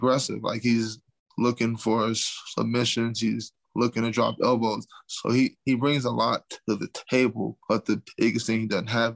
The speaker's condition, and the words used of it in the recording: Stuttering. I don't have CTE. I have a speech impediment.